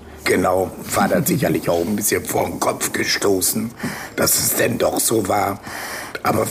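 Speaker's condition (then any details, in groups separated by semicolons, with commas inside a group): Laryngectomy after laryngeal cancer, voice prosthesis (tracheoesophageal); years since surgery, ate again after 8 days, home and speaking as now by day 11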